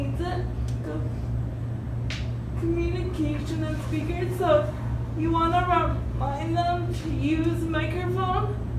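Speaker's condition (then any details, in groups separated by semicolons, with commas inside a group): Cerebral palsy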